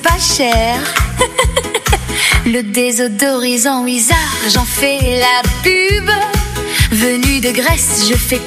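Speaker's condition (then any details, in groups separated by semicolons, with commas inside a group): No condition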